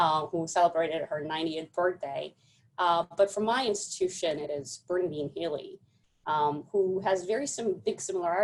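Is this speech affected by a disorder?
No.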